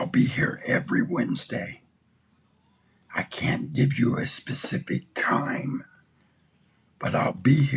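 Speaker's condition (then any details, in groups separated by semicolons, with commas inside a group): Throat cancer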